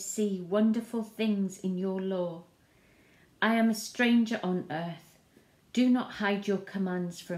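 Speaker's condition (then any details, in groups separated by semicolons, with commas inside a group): No condition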